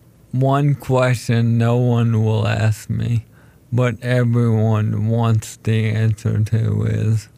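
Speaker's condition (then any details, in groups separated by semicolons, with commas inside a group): ALS; told condition is terminal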